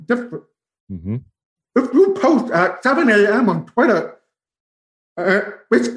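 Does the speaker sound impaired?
Yes: profound deafness, bilateral, from spinal meningitis; big headphones, slight residual hearing when loud, closed captioning, cannot hear words spoken.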